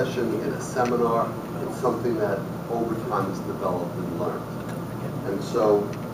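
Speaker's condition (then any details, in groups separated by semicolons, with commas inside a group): No condition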